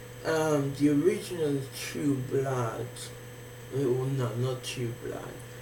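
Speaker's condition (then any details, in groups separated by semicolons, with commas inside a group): Facial palsy; can barely hear own speech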